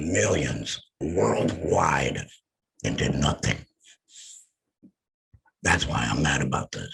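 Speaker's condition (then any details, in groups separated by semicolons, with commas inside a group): Head and neck cancer; voice lost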